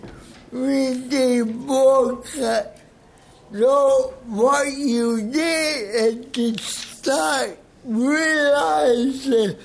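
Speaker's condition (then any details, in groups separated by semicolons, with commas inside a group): Cerebral palsy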